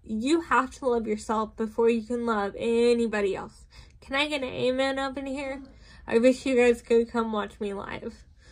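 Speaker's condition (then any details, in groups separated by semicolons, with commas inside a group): Cerebral palsy, spastic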